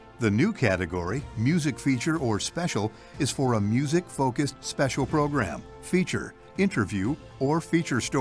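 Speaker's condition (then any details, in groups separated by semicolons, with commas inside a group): No condition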